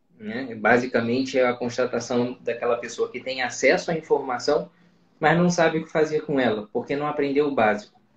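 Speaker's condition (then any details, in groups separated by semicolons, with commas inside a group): No condition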